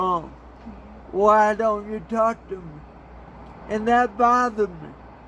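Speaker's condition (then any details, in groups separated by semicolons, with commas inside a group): Cerebral palsy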